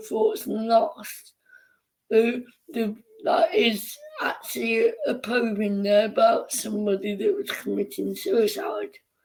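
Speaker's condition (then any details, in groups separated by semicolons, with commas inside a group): Cerebral palsy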